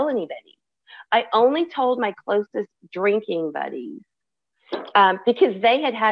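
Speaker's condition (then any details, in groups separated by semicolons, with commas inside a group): No condition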